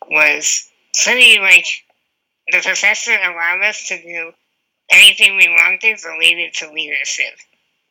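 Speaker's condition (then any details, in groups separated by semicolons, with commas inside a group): Spinal muscular atrophy; wheelchair user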